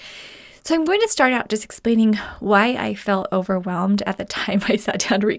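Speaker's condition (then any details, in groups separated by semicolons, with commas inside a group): No condition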